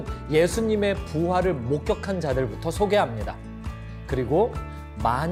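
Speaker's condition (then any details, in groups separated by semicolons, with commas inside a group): No condition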